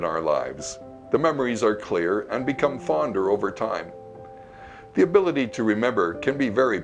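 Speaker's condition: No condition

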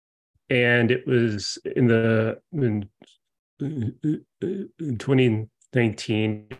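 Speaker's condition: Stutter; childhood onset, neurological and genetic basis, persists for life, no cure; recorded via zoom, video call lag makes turn-taking hard; blocking moments, daily speaking situations very difficult, anticipates stuttering in everyday moments; prolonged sounds, blocks

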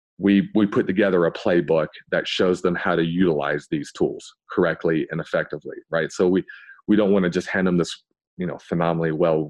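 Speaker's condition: No condition

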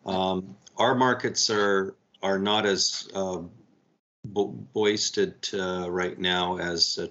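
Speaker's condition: No condition

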